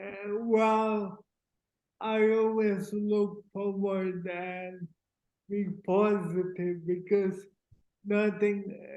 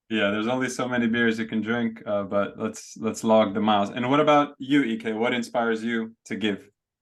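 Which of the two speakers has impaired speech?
The first: cerebral palsy.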